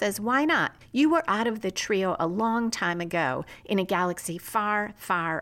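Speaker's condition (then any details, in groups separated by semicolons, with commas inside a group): No condition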